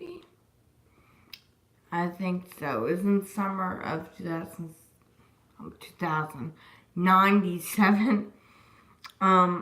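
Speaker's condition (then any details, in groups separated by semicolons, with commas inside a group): Disability causing slurred speech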